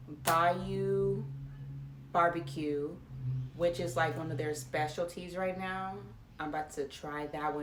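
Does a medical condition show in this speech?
No.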